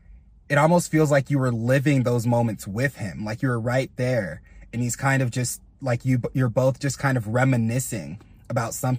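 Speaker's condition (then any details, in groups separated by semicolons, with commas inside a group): No condition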